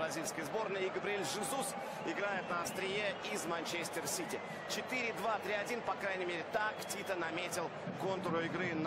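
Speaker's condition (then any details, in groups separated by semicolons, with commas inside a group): No condition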